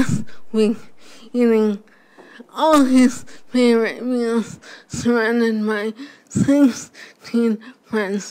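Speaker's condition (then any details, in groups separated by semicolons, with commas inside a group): Primary lateral sclerosis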